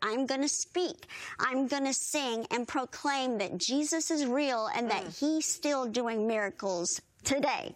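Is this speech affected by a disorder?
Yes: bilateral cleft lip and palate; congenital severe bilateral cleft lip and palate, born in Guatemala mountains, unable to nurse as newborn, not expected to hear or speak; hard to understand as a child, needed interpreters, singing voice strong.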